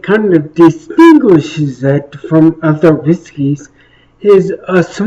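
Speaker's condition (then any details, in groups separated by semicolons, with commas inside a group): Traumatic brain injury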